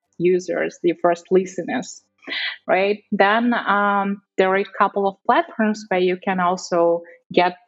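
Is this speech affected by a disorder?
No.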